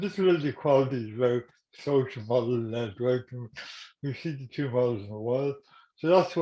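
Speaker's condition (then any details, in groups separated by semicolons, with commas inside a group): Cerebral palsy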